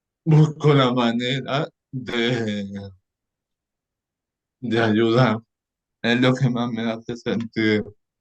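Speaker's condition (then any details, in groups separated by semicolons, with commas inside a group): Cerebral palsy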